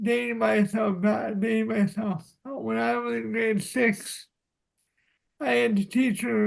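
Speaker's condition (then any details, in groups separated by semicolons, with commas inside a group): Cerebral palsy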